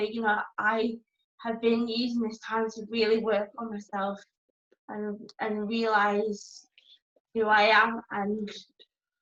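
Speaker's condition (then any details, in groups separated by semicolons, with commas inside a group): Cerebral palsy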